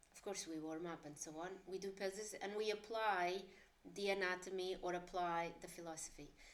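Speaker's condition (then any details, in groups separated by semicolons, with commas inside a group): No condition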